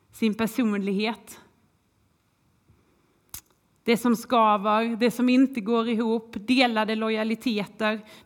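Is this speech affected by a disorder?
No.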